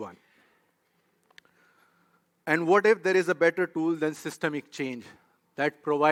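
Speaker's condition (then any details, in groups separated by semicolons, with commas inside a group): No condition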